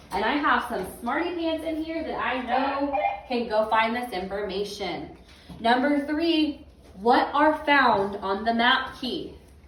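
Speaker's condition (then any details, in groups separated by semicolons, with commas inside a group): No condition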